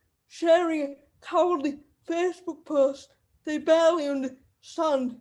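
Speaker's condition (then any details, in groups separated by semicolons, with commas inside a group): Cerebral palsy; wheelchair user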